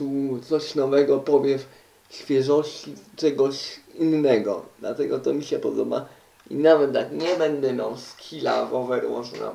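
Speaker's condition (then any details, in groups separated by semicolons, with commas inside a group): Cerebral palsy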